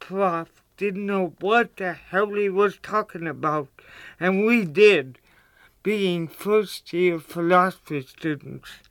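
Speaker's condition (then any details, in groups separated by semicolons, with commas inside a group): Cerebral palsy; limited coordination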